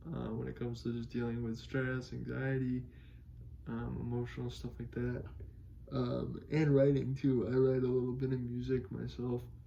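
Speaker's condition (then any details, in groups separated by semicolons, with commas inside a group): Cerebral palsy; able to speak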